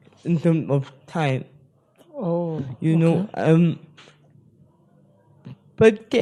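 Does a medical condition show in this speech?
Yes: spastic cerebral palsy; spastic cerebral palsy, from birth, brain injury, involuntary movements; speech affected, had speech therapy.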